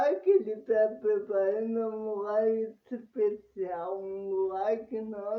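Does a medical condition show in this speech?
Yes: paralysis.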